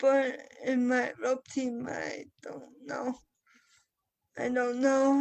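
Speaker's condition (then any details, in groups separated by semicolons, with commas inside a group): Cerebral palsy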